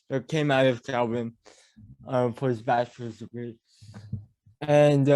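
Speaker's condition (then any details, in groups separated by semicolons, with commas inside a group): Cerebral palsy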